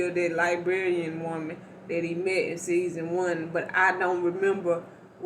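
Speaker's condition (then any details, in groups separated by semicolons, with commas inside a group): Cerebral palsy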